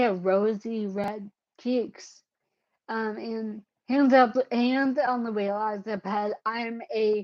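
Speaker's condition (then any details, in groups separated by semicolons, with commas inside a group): Cerebellar ataxia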